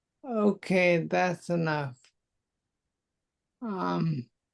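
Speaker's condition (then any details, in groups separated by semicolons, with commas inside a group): Multiple sclerosis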